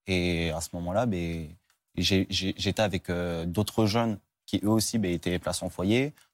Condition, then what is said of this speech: Stuttering. Il y a, il y a il y a des périodes où je vais plus bégayer que d'autres.